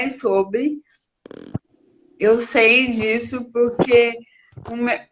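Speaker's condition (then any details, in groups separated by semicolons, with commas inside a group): Cerebral palsy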